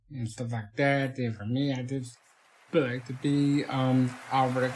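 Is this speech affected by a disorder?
Yes: Down syndrome.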